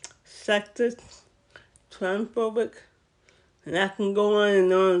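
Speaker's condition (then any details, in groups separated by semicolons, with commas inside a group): Cerebral palsy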